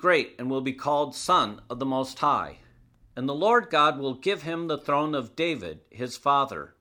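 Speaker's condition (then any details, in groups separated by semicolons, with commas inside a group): No condition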